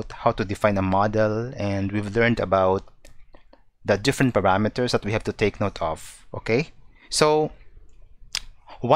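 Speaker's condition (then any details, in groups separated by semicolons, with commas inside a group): No condition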